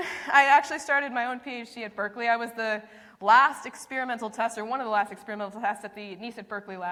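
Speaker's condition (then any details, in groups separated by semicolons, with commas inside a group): No condition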